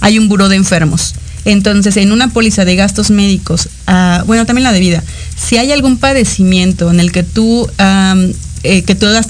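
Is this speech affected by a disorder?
No.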